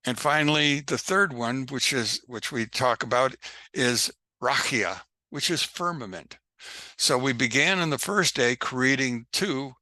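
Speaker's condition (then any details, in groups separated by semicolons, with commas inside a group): No condition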